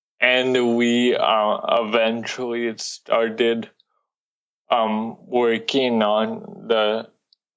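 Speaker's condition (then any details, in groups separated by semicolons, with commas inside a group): Cerebral palsy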